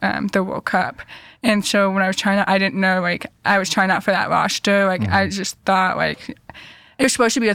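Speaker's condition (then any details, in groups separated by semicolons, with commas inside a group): Deafness; cochlear implants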